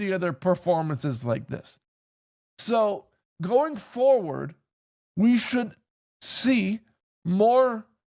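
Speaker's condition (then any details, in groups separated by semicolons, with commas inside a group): No condition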